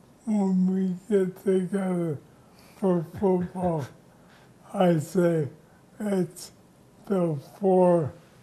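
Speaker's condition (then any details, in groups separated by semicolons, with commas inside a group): ALS; listeners can tell something is not right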